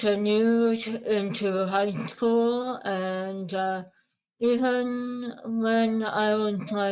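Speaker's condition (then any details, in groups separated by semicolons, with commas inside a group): Moebius syndrome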